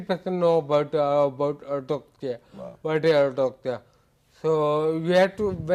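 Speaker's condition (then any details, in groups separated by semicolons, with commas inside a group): Ataxia; difficulty walking and speaking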